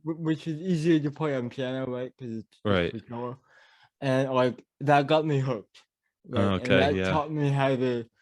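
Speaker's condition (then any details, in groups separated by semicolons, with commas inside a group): Cerebral palsy; mild speech impediment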